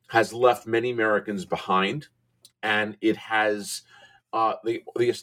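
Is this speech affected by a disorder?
No.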